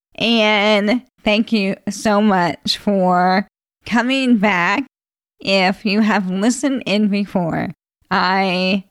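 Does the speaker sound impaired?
Yes: ALS; voice changing and declining.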